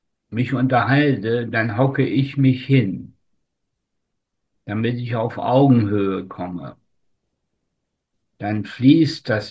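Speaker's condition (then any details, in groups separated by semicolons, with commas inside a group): Spastic tetraparesis; umbilical cord around neck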